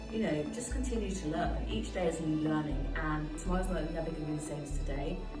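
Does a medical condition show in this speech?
No.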